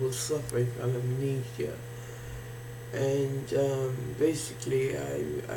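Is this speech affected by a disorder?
Yes: facial palsy; can barely hear own speech.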